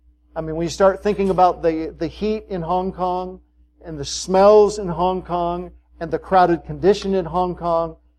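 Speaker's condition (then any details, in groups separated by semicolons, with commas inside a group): No condition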